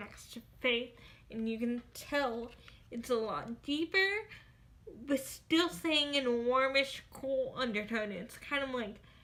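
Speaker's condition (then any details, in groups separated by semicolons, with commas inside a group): Cerebral palsy, spastic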